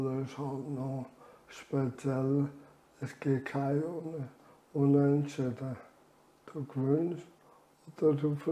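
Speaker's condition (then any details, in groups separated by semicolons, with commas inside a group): Amyotrophic lateral sclerosis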